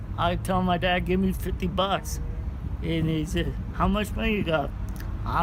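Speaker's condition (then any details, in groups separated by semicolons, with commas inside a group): Cerebral palsy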